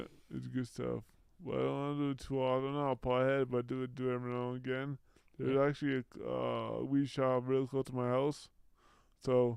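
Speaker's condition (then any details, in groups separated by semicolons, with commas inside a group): Brain injury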